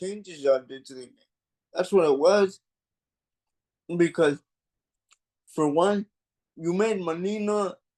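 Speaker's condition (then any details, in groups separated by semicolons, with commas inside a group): Cerebral palsy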